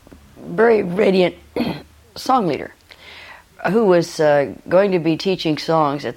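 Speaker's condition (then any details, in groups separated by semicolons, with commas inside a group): No condition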